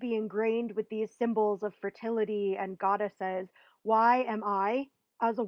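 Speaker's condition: No condition

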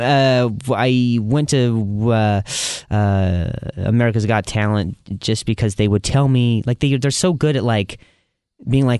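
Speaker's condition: Stutter, acquired, from concussion; caused by concussion from softball injury, went to sleep on concussion; few years since onset; repeated sounds, prolonged sounds, blocks

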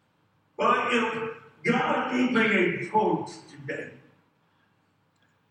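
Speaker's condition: Cerebral palsy; from birth

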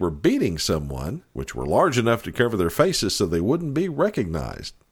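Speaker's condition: No condition

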